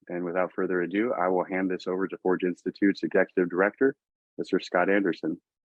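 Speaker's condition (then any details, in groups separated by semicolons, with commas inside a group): No condition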